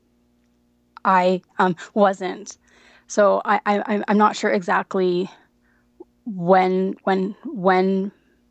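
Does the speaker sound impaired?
Yes: stuttering; onset at age 15 without a clear sudden change, possibly stress-related, brief stutter at age five that resolved; has had therapy, uses fluency skills; can control speech with fluency skills, phone calls often hard; here repeated sounds, repeated words.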